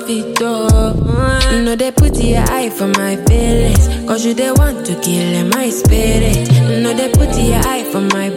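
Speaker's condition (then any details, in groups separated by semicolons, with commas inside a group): No condition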